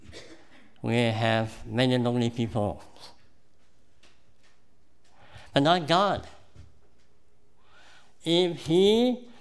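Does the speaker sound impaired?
Yes: cleft palate; congenital cleft palate.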